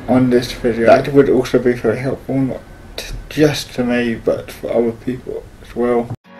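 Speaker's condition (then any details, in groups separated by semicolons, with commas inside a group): Cerebral palsy, mild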